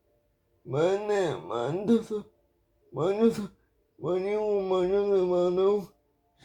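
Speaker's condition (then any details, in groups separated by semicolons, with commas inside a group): Brain lesion disability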